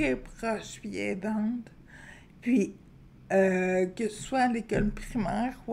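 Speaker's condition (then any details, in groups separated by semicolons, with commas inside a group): Friedreich's ataxia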